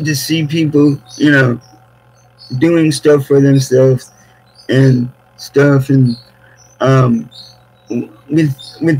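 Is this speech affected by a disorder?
Yes: cerebral palsy.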